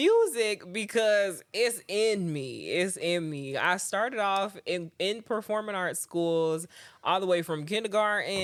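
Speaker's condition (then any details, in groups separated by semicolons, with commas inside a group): No condition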